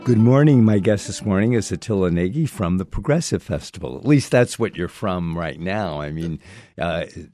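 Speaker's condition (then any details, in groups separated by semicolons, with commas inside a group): No condition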